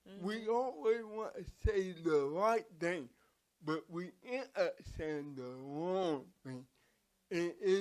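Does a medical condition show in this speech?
Yes: cerebral palsy; from birth.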